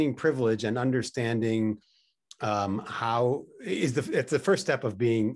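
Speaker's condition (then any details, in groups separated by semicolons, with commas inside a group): No condition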